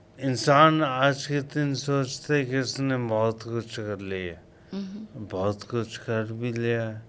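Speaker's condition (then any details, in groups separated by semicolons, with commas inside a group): Coma after road accident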